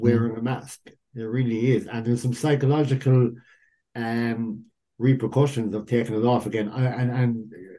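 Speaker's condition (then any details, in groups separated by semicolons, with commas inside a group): Cleft lip and palate; cleft lip and palate present from birth; undergoing orthodontic treatment for aesthetics, jaw surgery coming up shortly, rhinoplasty likely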